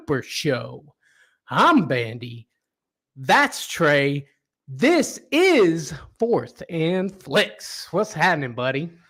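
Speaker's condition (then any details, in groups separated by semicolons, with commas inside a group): No condition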